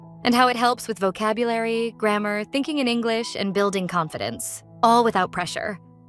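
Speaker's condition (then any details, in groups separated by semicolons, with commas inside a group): No condition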